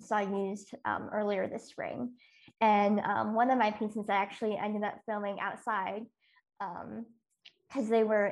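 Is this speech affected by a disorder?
Yes: cleft lip and palate.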